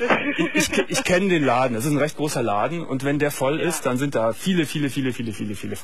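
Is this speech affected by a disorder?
No.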